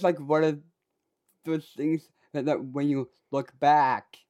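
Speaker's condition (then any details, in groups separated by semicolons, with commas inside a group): Down syndrome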